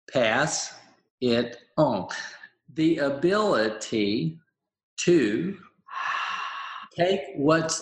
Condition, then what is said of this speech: Aphasia. I have aphasia. I have motor apraxia. I have dysarthria.